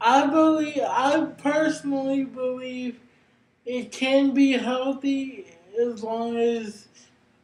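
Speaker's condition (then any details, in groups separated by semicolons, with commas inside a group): Cerebral palsy; brain injury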